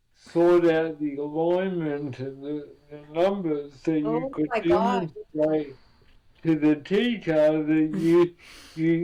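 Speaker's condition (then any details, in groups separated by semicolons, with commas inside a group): Cerebral palsy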